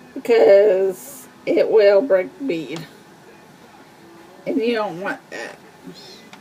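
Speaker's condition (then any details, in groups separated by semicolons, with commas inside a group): Cerebral palsy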